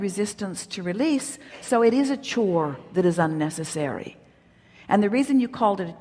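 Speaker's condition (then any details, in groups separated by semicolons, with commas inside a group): No condition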